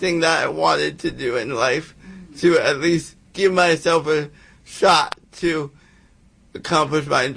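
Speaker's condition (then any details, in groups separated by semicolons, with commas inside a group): Cerebral palsy; congenital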